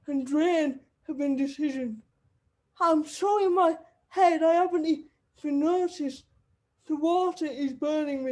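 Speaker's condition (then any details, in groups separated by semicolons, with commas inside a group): Cerebral palsy; wheelchair user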